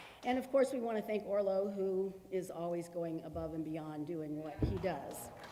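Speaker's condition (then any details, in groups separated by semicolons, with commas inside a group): No condition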